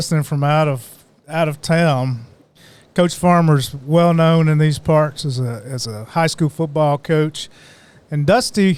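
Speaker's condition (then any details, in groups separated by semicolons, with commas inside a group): No condition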